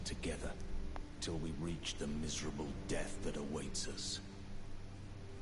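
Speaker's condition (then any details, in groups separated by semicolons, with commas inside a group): No condition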